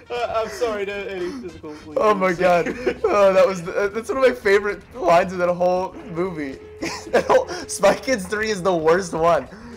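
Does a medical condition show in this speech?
No.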